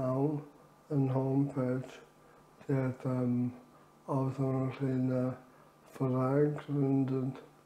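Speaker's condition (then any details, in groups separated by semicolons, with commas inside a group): Amyotrophic lateral sclerosis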